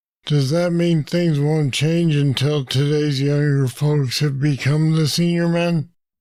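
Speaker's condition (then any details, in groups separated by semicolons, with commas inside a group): Parkinson's disease; deep brain stimulators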